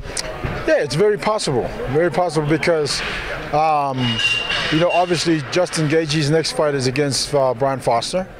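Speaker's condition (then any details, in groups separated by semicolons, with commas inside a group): No condition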